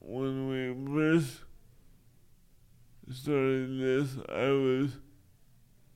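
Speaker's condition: Cerebral palsy; limited use of arms

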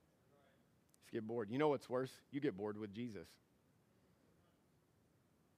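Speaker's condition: No condition

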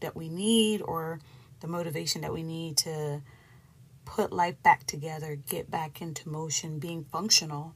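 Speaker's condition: No condition

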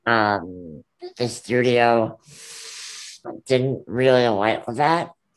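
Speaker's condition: Ullrich congenital muscular dystrophy

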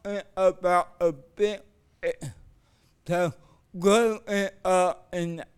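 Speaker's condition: Cerebral palsy

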